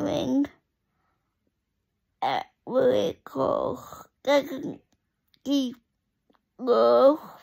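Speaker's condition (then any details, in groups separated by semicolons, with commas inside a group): Cerebral palsy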